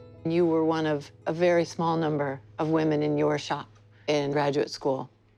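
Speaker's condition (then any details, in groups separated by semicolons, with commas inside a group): No condition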